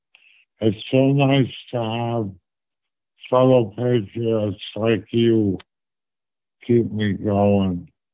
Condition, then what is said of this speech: Stroke. Well, my speech has been a little bit better, but I'm on a diet.